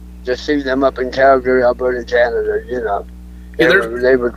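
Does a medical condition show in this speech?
Yes: throat cancer; throat cancer over last couple of years.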